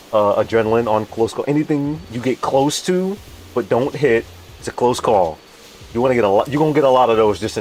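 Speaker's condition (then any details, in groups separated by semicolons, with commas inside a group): No condition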